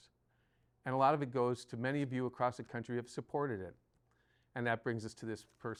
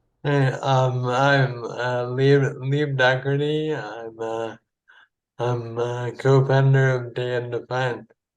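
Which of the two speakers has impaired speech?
The second: Friedreich's ataxia; diagnosed in high school, progressive, now adult.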